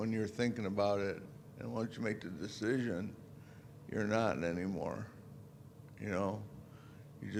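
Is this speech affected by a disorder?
Yes: Parkinson's disease; deep brain stimulation surgery; after DBS.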